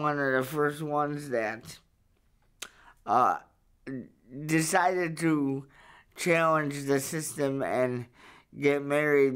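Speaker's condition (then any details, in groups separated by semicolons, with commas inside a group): Cerebral palsy; verbal, able to speak up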